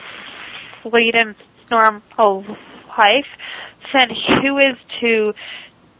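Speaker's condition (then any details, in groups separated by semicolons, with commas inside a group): Stuttering; very severe third grade, speech therapy helped core; prolonged sounds, blocks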